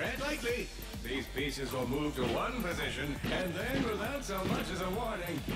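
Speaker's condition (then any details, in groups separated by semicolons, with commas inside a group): No condition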